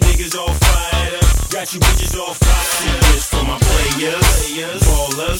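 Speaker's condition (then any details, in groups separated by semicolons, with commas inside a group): No condition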